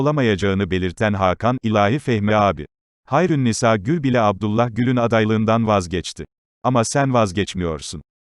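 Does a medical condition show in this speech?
No.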